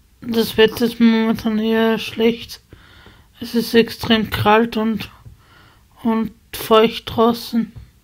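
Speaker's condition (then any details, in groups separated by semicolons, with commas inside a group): Spasticity from birth; multiple sclerosis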